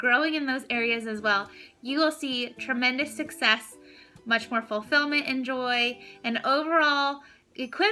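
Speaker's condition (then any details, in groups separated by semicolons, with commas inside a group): No condition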